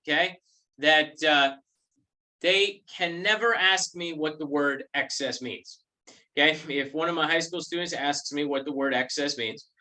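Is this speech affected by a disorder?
No.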